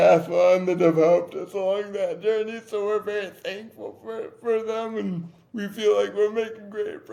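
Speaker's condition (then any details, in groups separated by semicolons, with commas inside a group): Cerebral palsy; difficult to talk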